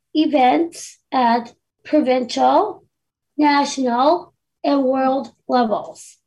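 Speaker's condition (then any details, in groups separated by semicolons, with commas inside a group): Down syndrome; delivering live talk with slides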